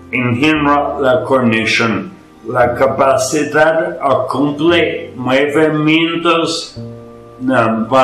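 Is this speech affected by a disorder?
Yes: ataxia; acquired, Lance-Adams syndrome, post-coma brain damage, ataxia, myoclonus.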